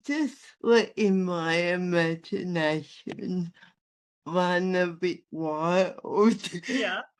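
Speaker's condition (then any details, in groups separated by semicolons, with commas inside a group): Athetoid spastic cerebral palsy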